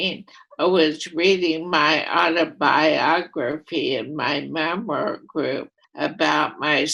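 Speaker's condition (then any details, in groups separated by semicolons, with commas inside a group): Primary lateral sclerosis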